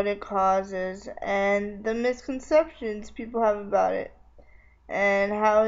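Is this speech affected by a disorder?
Yes: cerebral palsy.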